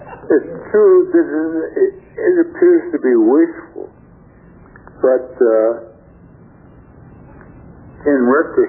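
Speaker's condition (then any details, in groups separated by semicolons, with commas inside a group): Stroke affecting throat muscles; listener says speech sounds fine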